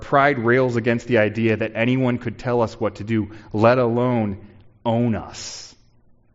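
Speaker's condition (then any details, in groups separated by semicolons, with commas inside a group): No condition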